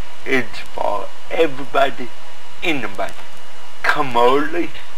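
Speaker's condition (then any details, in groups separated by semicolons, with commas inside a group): Cerebral palsy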